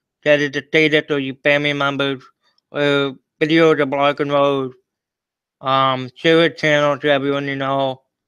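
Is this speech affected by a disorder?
Yes: cerebral palsy.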